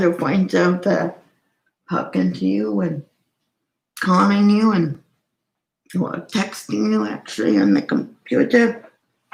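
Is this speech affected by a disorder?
Yes: cerebral palsy.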